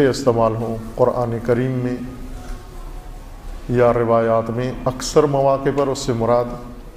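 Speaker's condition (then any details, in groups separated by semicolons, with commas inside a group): No condition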